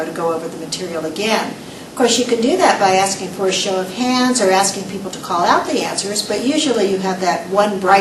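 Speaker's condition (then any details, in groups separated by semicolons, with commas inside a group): No condition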